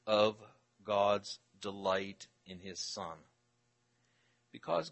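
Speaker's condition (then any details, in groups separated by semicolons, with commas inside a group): No condition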